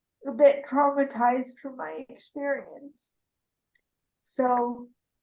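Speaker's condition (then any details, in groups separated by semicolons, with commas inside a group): Cerebral palsy; arm spasms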